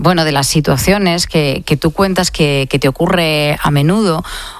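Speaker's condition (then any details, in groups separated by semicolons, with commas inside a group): No condition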